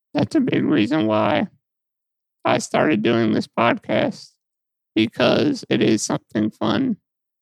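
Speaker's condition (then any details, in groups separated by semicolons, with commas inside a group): Muscular dystrophy; lifelong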